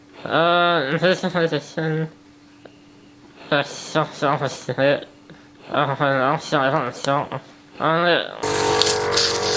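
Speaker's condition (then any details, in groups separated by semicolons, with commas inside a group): Spinal muscular atrophy type 1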